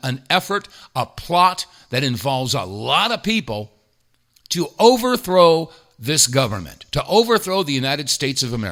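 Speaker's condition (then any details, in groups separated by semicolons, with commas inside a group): No condition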